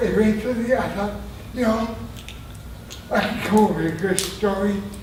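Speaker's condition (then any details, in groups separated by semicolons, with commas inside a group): Traumatic brain injury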